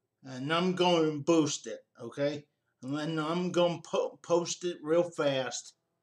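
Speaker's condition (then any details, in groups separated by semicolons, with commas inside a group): Cerebral palsy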